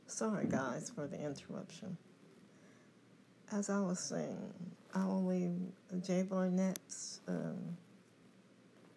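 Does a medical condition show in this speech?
Yes: cerebral palsy; confined to wheelchair.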